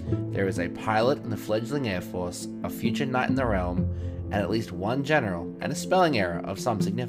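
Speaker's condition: No condition

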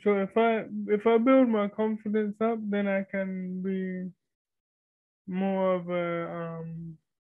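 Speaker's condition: Cerebral palsy (quadriplegia); wheelchair user

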